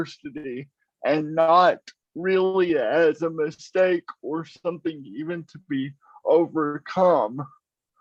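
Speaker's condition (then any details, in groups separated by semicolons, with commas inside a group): Cerebral palsy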